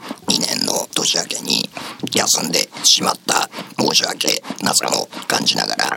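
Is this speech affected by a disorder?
Yes: laryngectomy, esophageal speech; 5 cm cervical esophageal cancer at esophageal entrance behind vocal cords, recurred after two years, larynx removed, reoperation; learned at 銀齢会 voice class, attended two and a half years; voice lost with larynx removal, single words came after a while, improves with practice.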